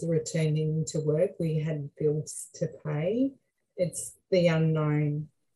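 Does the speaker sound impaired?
Yes: aphasia; left middle cerebral artery clot stroke, PFO, clot-busting therapy, clot retrieval, right-sided paralysis at onset; reduced right hand function, fatigue, sensory overload, speech therapy and OT discharged, later NDIS funding; affects spoken and written language, word finding difficulty, trouble with numbers, unable to speak at onset.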